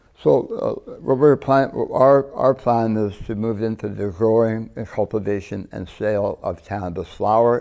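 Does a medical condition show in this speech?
Yes: partial glossectomy for tongue cancer.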